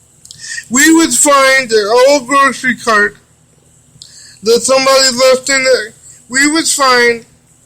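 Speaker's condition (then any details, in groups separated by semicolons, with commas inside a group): Cerebral palsy; limited use of the hands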